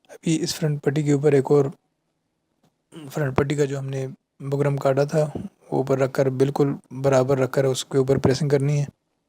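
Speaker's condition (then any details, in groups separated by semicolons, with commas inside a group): No condition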